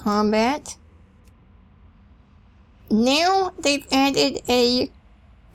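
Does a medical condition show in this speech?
Yes: spinal muscular atrophy.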